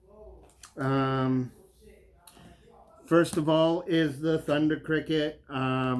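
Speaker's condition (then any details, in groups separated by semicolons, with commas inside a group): No condition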